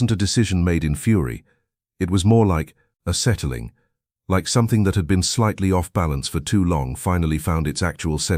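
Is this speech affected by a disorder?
No.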